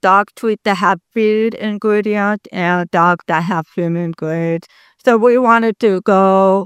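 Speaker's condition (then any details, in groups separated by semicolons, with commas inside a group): Deafness, congenital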